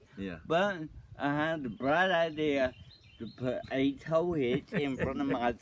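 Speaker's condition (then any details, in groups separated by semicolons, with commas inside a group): Cerebral palsy; affects walking, unsteady gait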